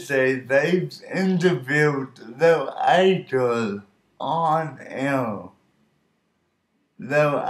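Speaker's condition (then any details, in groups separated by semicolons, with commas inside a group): Cerebral palsy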